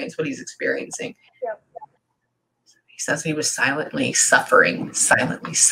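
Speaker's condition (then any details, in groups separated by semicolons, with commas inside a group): No condition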